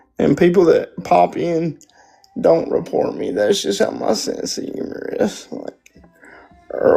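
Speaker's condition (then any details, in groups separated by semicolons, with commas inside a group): Spastic quadriplegic cerebral palsy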